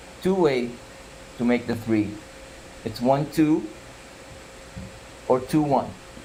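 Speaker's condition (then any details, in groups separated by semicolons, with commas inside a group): No condition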